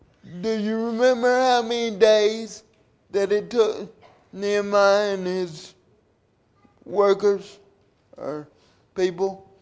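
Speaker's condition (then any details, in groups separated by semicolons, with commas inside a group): Cerebral palsy; from birth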